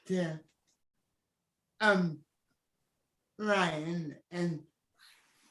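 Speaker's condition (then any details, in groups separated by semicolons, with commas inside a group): Cerebral palsy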